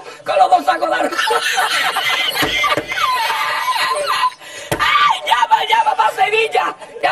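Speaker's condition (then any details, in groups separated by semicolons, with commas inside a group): No condition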